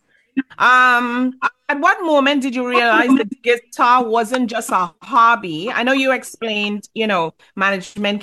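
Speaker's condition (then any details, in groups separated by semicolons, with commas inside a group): No condition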